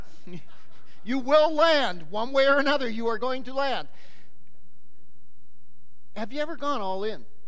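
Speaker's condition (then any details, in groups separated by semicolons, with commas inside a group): No condition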